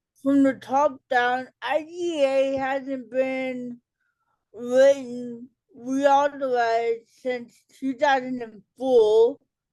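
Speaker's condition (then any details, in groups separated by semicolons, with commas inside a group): Cerebral palsy; affects speech and fine motor skills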